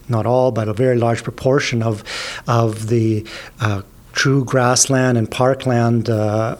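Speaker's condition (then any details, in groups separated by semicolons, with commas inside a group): No condition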